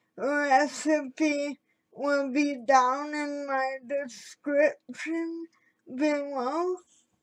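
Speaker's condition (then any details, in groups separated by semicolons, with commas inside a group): Cerebral palsy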